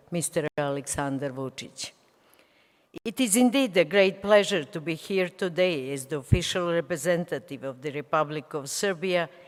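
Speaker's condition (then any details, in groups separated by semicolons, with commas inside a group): No condition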